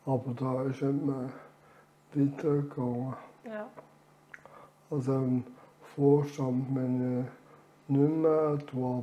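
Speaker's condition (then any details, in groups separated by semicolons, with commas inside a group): Amyotrophic lateral sclerosis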